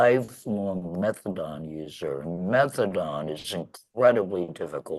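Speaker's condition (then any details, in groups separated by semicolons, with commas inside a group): Laryngectomy; laryngectomy after throat cancer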